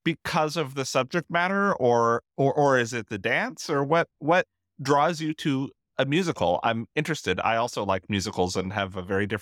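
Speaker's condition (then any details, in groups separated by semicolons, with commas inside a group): No condition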